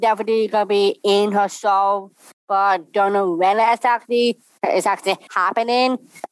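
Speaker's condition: Down syndrome; congenital

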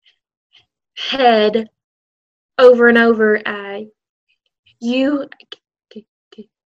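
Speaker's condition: Stuttering; childhood onset, school speech therapy since learning to talk, Lamar University clinic therapy from senior year, age 19; stutters openly; repeated sounds, prolonged sounds

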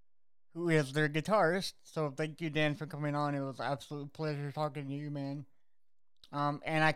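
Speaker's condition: Cerebral palsy; cerebral palsy since birth

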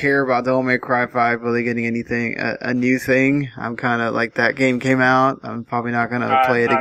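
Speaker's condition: No condition

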